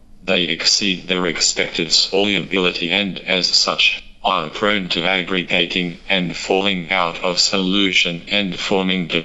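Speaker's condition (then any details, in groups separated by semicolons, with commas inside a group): Motor neurone disease, speech-generating device; diagnosed about three years before recording, eye-gaze tracking device on tablet with computer-generated voice; communicates using eyes, eye-gaze tracking device mounted on tablet; speaks only through computer-generated voice controlled by eye gaze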